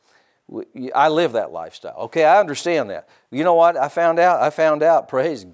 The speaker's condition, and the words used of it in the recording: None; typical speech.